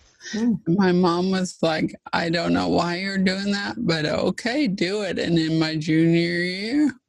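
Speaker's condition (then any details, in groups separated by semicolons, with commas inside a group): ALS (Lou Gehrig's disease)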